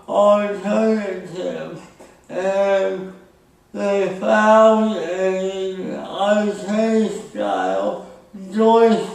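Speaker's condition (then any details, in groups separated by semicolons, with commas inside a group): Speech impairment after birth surgery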